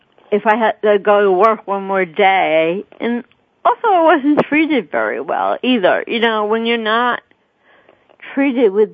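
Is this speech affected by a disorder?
Yes: cerebral palsy.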